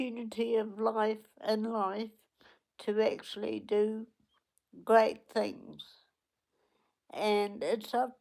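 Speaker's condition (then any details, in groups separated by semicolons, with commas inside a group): Cerebral palsy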